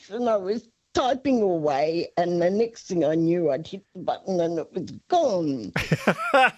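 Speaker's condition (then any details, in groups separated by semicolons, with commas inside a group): Parkinson's disease; hands slower than brain when typing, uses wheelie walker, past hospital stays; brain sometimes steals words, mixes up names, voice sometimes does not hold up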